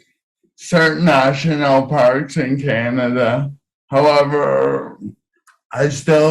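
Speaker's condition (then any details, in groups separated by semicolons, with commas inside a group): Cerebral palsy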